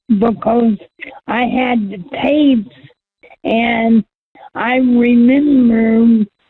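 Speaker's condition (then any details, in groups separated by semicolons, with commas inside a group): Cerebral palsy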